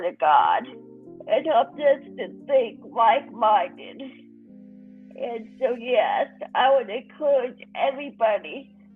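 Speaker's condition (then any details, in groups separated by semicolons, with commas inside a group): Cerebral palsy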